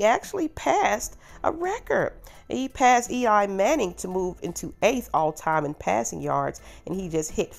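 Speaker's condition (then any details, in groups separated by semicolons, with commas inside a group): No condition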